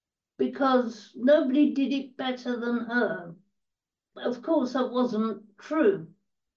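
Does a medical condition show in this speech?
Yes: cerebral palsy, quadriplegia; dictated book to Steve who typed, speaks fast when in full flow.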